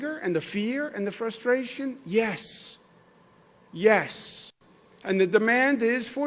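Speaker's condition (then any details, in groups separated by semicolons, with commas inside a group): No condition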